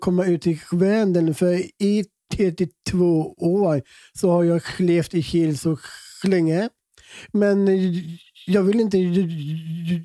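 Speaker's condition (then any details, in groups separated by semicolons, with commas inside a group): Down syndrome; present from birth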